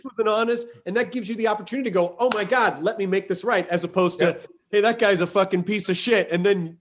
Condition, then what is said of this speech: None; typical speech.